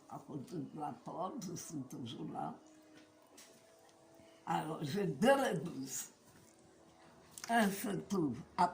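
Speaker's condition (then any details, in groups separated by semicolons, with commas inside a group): Meige syndrome; blepharospasm and oromandibular dystonia; botulinum toxin injections to eyelids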